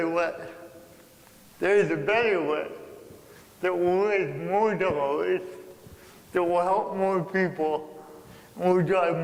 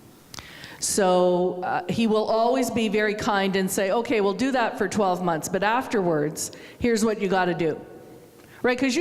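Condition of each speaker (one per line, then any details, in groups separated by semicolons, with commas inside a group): Cerebral palsy
No condition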